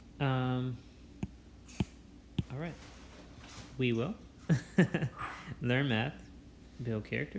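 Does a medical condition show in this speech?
No.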